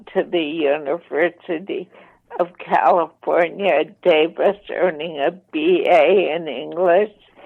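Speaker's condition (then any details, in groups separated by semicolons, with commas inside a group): ALS, mild; voice slightly impaired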